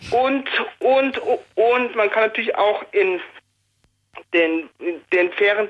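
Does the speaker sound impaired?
Yes: stuttering; member of stuttering self-help group; stutters while calling in to radio show; here repeated words.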